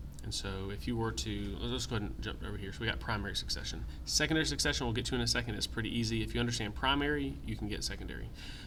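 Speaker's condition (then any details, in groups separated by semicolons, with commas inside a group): No condition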